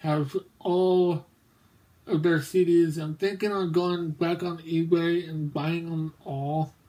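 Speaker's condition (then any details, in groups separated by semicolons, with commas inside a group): Mobius syndrome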